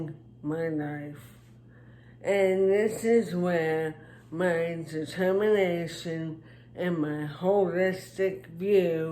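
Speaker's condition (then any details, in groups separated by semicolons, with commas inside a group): Traumatic brain injury; speech impairment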